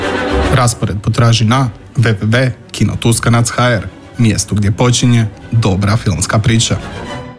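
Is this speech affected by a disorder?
No.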